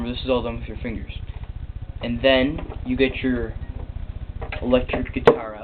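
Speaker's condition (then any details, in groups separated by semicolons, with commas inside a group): No condition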